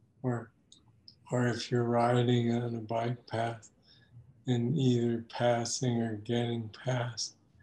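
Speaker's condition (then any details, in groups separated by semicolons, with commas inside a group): Parkinson's disease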